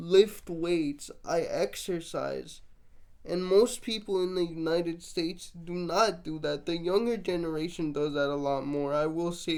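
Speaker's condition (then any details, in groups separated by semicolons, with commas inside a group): Cerebral palsy, mixed, mild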